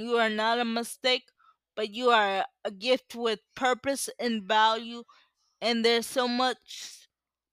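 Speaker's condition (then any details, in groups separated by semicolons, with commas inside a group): Cerebral palsy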